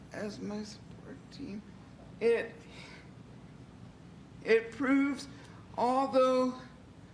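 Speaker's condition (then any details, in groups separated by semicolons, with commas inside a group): Cerebral palsy; has worked on speaking skills, more confident speaking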